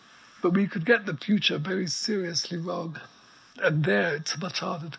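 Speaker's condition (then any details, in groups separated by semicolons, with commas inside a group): ALS; progressive neuromuscular illness, effectively quadriplegic, wheelchair within 6 months of diagnosis, writes by dictation; voice very weak, needs amplifier, breathing apparatus audible in background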